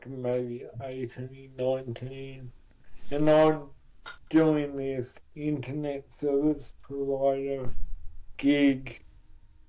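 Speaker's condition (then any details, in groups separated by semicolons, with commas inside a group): Cerebral palsy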